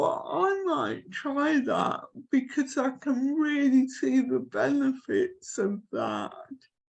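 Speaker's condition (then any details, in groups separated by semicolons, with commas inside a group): Cerebral palsy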